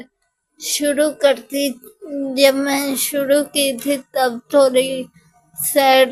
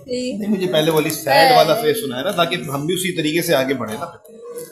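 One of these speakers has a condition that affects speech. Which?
The first: speech difficulty after fall; childhood fall down stairs, affects walking and speech; about ten years since injury, uses wheelchair; some difficulty talking.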